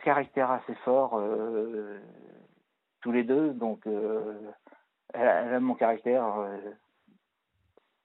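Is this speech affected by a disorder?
Yes: Parkinson's disease; Parkinson's disease in third year, pronounced tremors at times, Sifrol stopped as not tolerated; arm and leg tremors, worse with stress, Sinemet four times daily, physiotherapy twice weekly.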